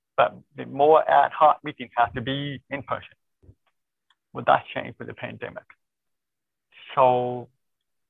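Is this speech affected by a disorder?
Yes: deafness, born deaf, cochlear implant.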